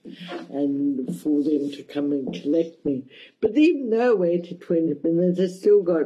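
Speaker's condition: Cerebral palsy, mild; speech mildly affected

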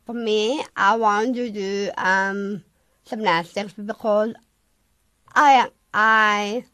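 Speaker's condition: Down syndrome; age 20

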